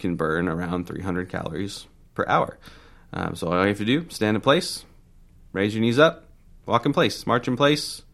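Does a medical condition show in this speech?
No.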